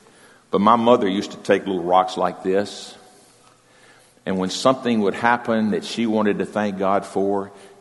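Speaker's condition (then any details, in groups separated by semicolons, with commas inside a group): No condition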